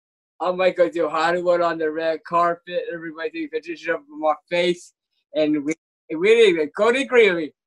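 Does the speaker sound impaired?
Yes: Down syndrome.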